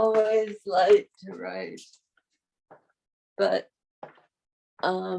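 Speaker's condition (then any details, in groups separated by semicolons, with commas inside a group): Parkinson's; voice weaker than before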